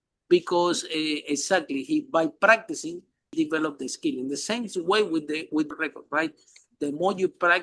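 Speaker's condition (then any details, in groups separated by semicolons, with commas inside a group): No condition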